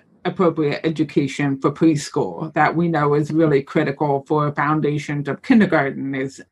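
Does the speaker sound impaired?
Yes: hearing loss with cochlear implant; cochlear implant left ear.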